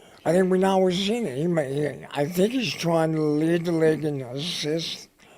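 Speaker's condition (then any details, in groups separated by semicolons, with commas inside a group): Head and neck cancer; dry throat, dry mouth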